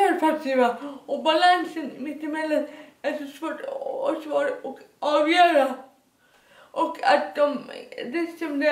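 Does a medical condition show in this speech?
Yes: dyskinetic cerebral palsy; dyskinetic form, severe; mild speech difficulties, sometimes interfere with talking.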